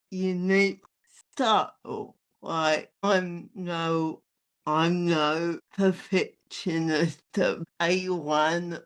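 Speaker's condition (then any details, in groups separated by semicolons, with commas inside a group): Athetoid spastic cerebral palsy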